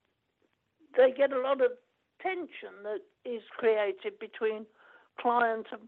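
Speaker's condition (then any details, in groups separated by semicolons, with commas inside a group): Cerebral palsy; lifelong cerebral palsy, blind, partial hearing loss, permanent wheelchair user; dictated book to steve who typed, speaks fast when in full flow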